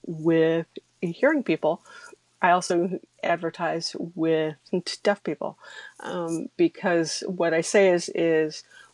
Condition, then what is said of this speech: Stuttering. Because what I say is look, I have a voice that is different, and I spell stutter.